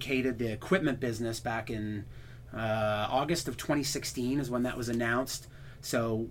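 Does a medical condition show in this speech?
No.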